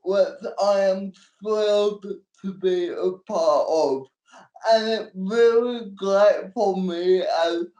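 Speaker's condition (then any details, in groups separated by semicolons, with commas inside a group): Cerebral palsy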